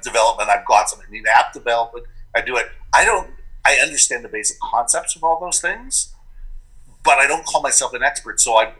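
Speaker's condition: No condition

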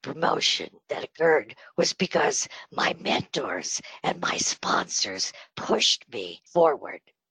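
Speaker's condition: Spasmodic dysphonia; treated with Botox

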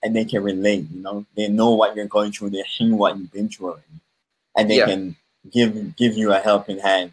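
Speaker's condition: Cleft palate; congenital cleft palate, speech impediment since birth

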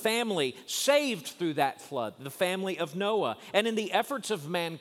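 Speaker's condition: No condition

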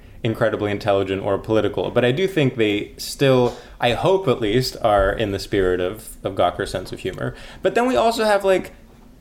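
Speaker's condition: No condition

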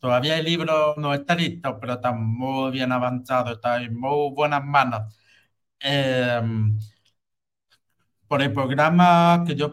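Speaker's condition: Hearing loss with cochlear implant; implant electrically stimulates cochlea

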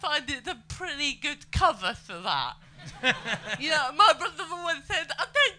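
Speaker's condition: Cerebral palsy; able to speak and move

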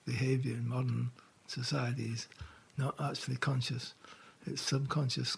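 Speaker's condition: Parkinson's; diagnosed about 4 years ago

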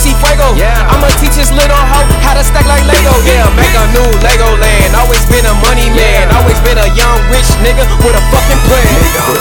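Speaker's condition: No condition

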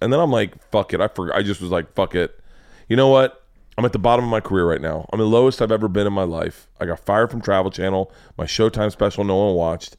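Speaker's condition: No condition

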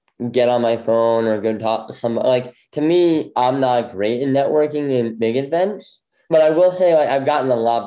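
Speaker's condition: Bilateral cleft lip; congenital bilateral

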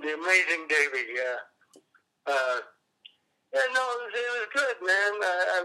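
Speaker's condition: Cerebral palsy; appearance likened to Parkinson's

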